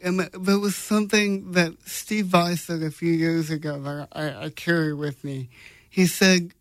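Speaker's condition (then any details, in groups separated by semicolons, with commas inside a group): Cerebral palsy; congenital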